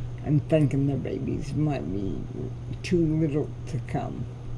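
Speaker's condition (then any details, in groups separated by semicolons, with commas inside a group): Cerebral palsy; cannot walk, crawls to get around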